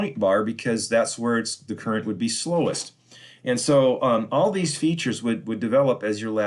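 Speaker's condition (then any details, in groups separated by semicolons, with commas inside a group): No condition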